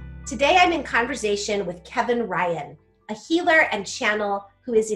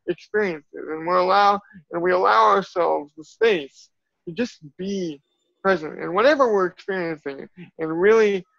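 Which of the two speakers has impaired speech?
The second: cerebral palsy; from birth.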